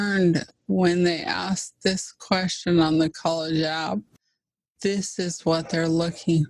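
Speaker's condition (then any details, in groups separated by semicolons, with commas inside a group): ALS (Lou Gehrig's disease)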